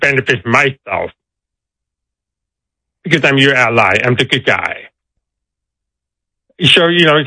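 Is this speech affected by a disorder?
Yes: deafness; deaf accent.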